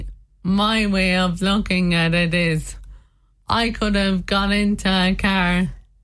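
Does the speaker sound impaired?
Yes: motor neurone disease; very limited hand use, hands worst affected, difficulty eating, walking limited but still tries.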